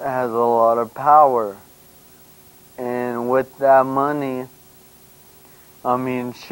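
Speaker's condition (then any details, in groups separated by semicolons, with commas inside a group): Brain injury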